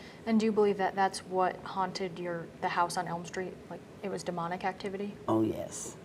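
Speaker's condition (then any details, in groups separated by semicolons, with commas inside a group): No condition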